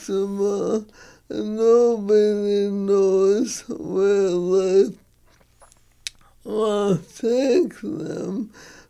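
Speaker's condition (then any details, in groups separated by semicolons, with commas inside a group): ALS; treated at Mayo Clinic in Rochester, stem cell research program, progression possibly slowed; progressed in some ways, no recent progression, awaiting drug pending FDA approval; talking more difficult, facial muscles weaker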